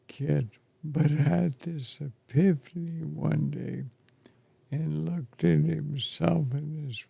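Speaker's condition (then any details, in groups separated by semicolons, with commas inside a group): ALS; affects chest and throat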